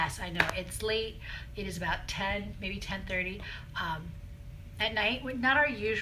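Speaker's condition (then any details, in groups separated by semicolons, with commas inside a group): No condition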